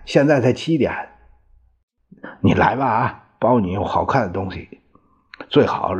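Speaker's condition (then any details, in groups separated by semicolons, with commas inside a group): No condition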